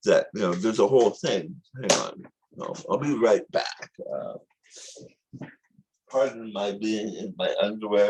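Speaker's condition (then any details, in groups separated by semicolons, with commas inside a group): Tongue cancer surgery; still recovering from tongue surgery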